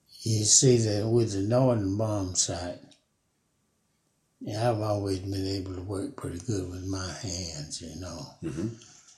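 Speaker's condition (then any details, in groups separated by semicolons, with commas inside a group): Parkinson's; about 5 years since onset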